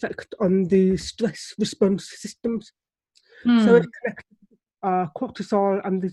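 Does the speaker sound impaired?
Yes: deafness; relies on lip reading.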